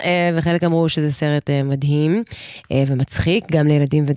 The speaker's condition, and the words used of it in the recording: None; typical speech.